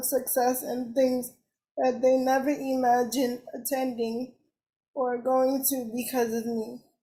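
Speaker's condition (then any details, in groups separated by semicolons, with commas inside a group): Cerebral palsy; uses wheelchair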